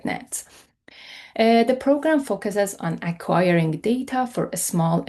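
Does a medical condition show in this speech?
No.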